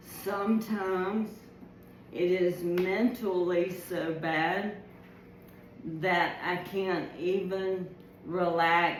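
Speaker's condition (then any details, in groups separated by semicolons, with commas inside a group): ALS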